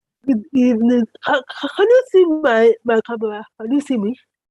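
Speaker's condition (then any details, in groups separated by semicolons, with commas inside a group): Cerebral palsy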